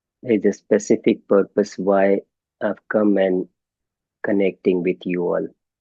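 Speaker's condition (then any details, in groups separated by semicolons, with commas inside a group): No condition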